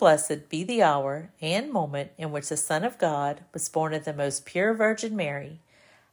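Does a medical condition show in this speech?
No.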